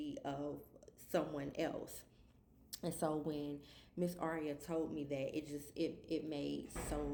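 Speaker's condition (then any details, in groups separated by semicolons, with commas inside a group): No condition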